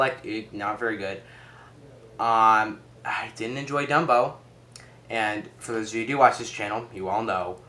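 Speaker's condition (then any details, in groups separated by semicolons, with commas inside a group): No condition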